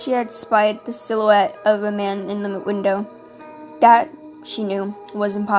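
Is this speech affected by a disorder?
No.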